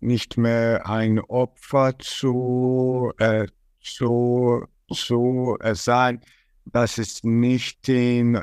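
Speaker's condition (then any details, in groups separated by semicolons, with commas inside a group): Stuttering; stuttering since age 5, about 32 years since onset; blocks, monitors where tension builds before a block, earlier could not manage phone calls; repeated words, prolonged sounds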